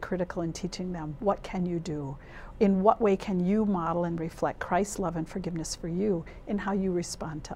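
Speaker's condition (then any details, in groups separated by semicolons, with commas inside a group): No condition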